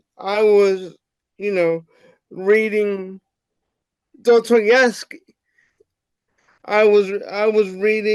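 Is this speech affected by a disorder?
Yes: cerebral palsy; wheelchair user.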